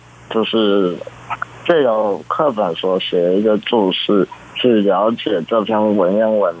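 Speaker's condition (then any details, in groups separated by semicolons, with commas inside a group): Congenital muscular dystrophy; present from birth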